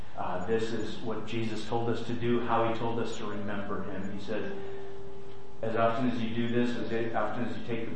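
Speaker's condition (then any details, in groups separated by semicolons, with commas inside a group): No condition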